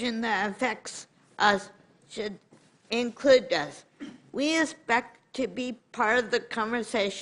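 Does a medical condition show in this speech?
Yes: cerebral palsy.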